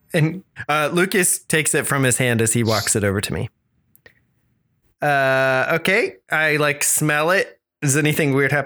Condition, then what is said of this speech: No condition.